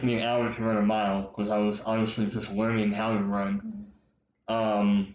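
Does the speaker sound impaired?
Yes: cleft lip and palate, popliteal pterygium syndrome; over 30 operations until age 14 including lip and palate correction.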